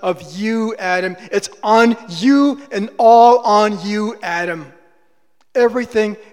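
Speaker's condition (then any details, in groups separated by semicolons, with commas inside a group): No condition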